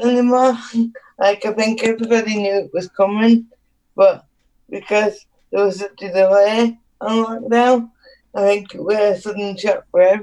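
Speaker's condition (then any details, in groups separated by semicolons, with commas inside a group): Cerebral palsy; needs adapted housing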